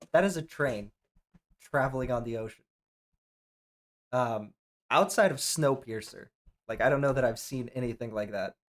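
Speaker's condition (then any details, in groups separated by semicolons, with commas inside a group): No condition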